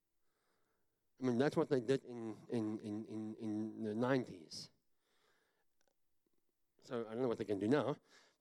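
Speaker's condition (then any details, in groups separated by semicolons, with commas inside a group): Cleft palate; talks funny, self-described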